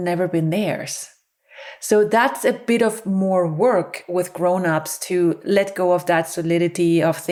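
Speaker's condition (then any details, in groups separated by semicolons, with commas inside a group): No condition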